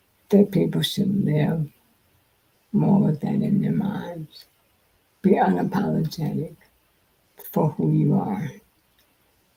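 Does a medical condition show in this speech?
Yes: multiple sclerosis.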